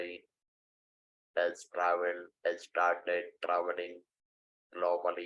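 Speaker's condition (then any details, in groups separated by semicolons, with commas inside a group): Stage IV larynx cancer; lost natural speaking, voice sounded like singing in water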